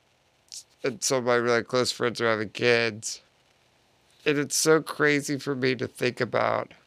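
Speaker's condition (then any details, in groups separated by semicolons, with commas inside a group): Duchenne muscular dystrophy; adult stem cell therapy in Panama about 4 years ago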